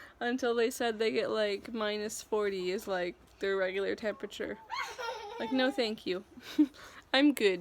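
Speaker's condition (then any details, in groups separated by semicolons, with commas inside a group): No condition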